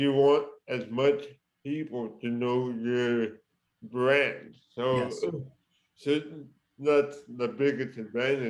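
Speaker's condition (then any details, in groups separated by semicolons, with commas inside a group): Cerebral palsy; present from birth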